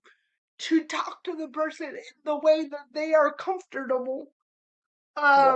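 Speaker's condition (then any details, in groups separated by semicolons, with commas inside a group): Cerebral palsy; spastic cerebral palsy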